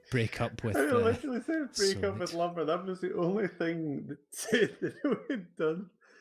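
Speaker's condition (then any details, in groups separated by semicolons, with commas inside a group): No condition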